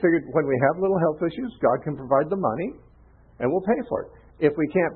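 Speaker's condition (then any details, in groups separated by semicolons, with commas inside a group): No condition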